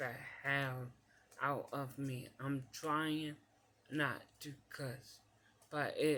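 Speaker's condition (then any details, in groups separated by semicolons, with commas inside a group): Cerebral palsy; mild form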